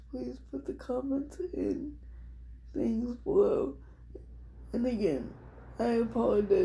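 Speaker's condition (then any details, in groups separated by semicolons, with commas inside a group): Cerebral palsy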